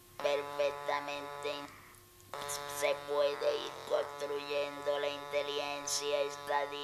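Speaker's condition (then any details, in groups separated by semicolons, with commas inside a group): Total laryngectomy; esophageal voice or voice prosthesis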